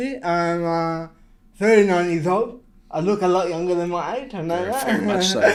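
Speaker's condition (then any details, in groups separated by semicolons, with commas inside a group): Cerebral palsy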